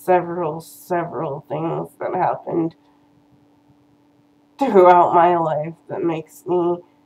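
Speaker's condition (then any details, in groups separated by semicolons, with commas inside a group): Cerebral palsy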